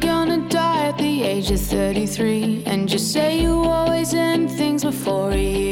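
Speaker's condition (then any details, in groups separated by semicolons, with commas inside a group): No condition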